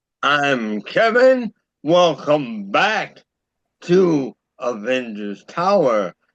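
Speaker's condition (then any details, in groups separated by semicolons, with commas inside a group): Cerebral palsy; about a year after a stroke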